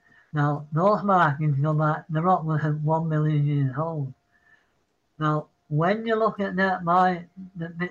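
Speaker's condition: Parkinson's; citing Parkinson's

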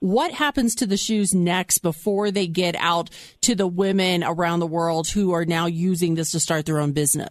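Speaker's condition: No condition

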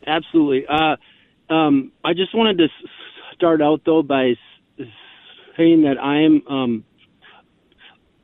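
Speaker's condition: Stuttering; stutter may sound like bad phone or radio connection; prolonged sounds

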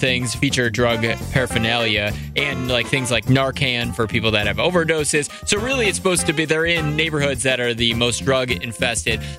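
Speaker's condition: No condition

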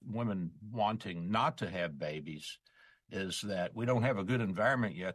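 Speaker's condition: No condition

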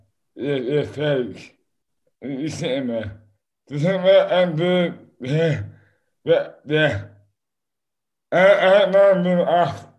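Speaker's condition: Dystonia; diagnosed at national neurological hospital London after five years undiagnosed, five days of testing

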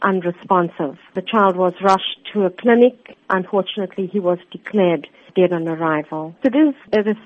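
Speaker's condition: No condition

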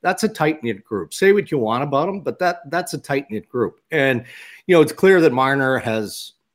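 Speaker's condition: No condition

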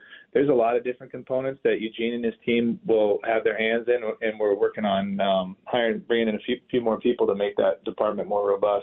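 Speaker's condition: No condition

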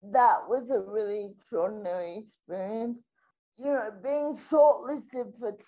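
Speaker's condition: Spastic quadriplegic cerebral palsy

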